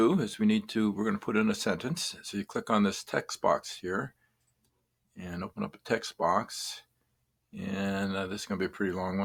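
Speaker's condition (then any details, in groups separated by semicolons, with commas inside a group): No condition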